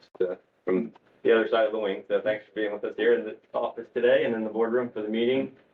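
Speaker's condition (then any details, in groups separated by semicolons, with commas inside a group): No condition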